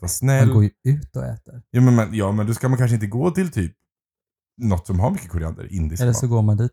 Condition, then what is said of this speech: No condition.